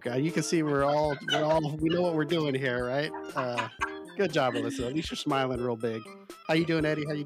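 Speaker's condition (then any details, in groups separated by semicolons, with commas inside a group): No condition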